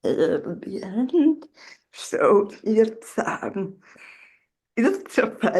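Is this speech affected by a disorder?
Yes: generalized dystonia.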